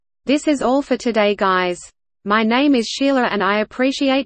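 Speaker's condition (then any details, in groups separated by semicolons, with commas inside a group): No condition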